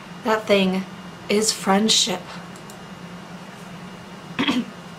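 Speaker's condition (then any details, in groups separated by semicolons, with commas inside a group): No condition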